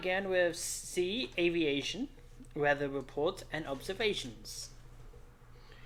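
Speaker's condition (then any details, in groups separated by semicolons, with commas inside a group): No condition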